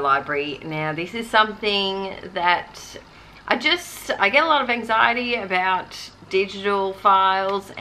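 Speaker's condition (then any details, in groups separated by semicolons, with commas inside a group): No condition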